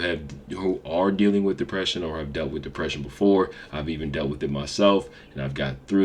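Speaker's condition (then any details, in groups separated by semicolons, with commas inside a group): No condition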